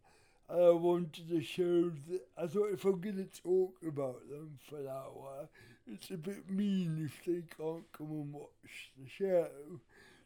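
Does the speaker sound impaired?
Yes: cerebral palsy; speaks very differently in stand-up due to rhythm, writes material to own rhythm for easier speaking.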